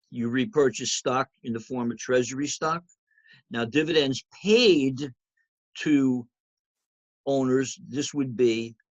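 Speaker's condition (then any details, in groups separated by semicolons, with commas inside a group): No condition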